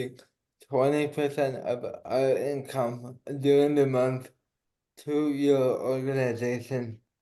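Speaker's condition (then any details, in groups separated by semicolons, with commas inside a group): Cerebral palsy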